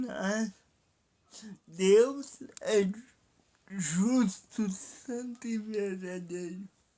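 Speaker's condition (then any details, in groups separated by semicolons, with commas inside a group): Paralysis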